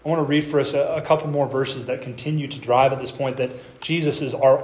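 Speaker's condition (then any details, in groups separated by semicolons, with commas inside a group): No condition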